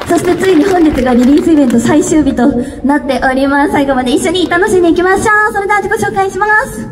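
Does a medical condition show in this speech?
No.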